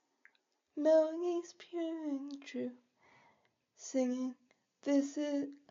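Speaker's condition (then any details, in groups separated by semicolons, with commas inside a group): Cerebral palsy; able to articulate and speak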